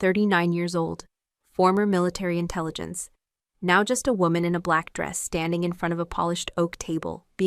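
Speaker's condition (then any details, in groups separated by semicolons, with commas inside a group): No condition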